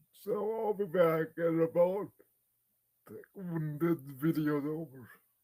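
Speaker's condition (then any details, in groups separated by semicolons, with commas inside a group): Cerebral palsy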